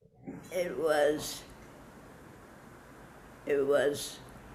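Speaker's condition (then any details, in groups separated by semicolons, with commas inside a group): Parkinson's disease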